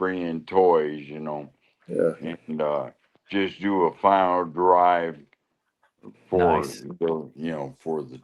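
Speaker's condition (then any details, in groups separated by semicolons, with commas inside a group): Lou Gehrig's disease (ALS)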